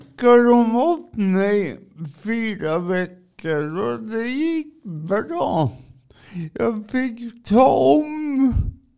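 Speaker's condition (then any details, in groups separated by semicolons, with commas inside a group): Cerebral palsy; drives adapted car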